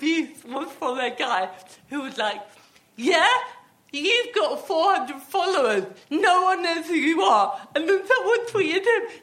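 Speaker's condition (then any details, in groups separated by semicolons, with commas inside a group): Athetoid cerebral palsy; with myotonia and ataxia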